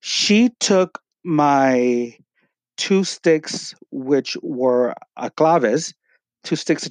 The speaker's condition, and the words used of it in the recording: Stuttering. So me, I have anxiety. I deal with depression, anxiety, OCD, and I stutter as well.